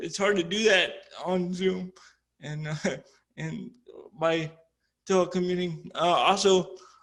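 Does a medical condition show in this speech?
Yes: cerebral palsy; dexterity issue.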